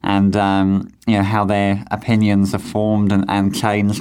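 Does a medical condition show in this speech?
Yes: cleft lip and palate; congenital cleft lip and palate, facial condition similar to Augie's in Wonder; described as speaking beautifully, cleft clinic surgeon at age 12 predicted no public speaking career.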